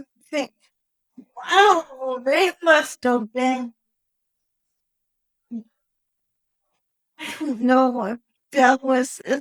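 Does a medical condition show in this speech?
Yes: cerebral palsy; wheelchair.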